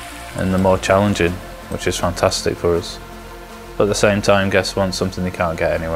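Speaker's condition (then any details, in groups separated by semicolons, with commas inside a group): No condition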